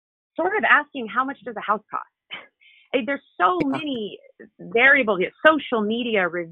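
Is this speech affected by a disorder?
No.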